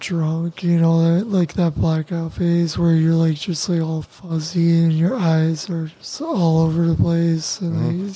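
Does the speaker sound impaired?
Yes: tracheostomy; voice lost at first, spelled on communication board, voice later regained, cuff inflated at night stops talking.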